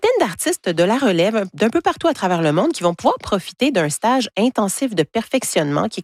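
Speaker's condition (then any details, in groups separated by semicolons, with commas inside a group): No condition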